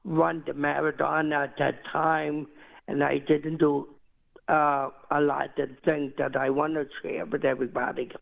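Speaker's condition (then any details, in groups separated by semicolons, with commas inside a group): Cerebral palsy; diagnosed at 6 months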